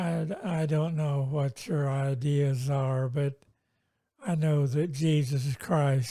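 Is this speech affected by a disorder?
Yes: multiple sclerosis.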